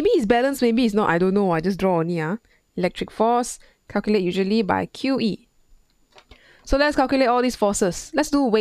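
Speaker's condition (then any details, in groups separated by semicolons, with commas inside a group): No condition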